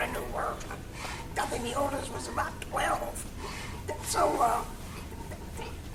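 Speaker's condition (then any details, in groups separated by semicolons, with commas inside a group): Laryngectomy, oesophageal; total laryngectomy, neck stoma; esophageal speech, soft voice, pitch range, highly accomplished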